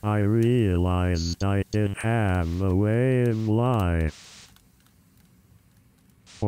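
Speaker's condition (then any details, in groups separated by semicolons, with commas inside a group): Amyotrophic lateral sclerosis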